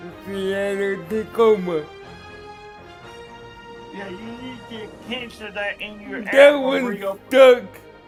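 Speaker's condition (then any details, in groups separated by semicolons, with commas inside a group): Cerebral palsy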